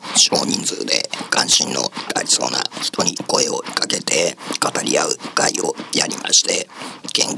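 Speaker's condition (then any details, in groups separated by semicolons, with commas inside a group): Laryngectomy, esophageal speech; voice lost with larynx removal, single words came after a while, improves with practice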